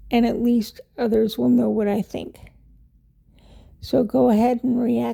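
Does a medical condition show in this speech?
Yes: cerebral palsy; wheelchair user.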